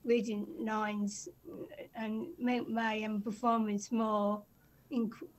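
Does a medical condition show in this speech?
Yes: Down syndrome; from birth; speech developed well, helped by childhood voice work and speech work combined with movement in drama.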